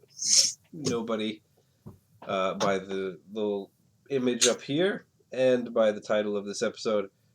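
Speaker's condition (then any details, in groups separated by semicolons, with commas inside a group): No condition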